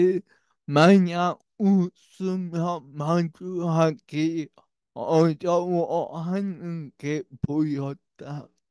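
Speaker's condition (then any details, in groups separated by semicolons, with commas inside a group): Brain lesion disability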